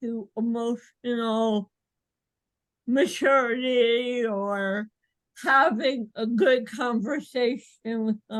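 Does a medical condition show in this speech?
Yes: cerebral palsy.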